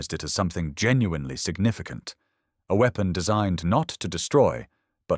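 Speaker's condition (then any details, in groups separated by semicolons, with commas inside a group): No condition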